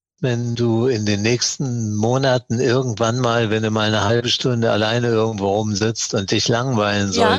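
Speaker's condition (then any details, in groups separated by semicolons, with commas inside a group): Parkinson's disease; years of trembling before diagnosis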